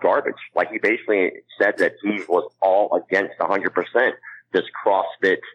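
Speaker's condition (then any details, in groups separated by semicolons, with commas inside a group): Cleft palate; cannot blow up balloon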